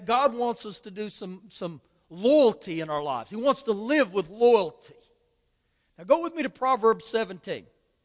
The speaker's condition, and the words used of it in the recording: No condition.